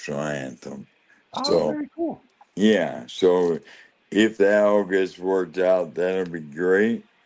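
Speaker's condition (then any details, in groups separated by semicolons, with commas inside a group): ALS; losing speech and swallowing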